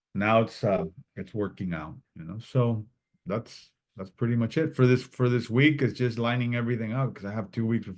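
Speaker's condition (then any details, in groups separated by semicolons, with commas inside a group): No condition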